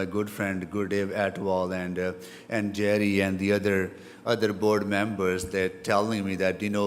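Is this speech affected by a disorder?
No.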